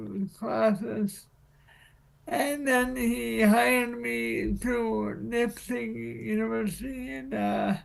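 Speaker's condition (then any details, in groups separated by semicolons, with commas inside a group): Cerebral palsy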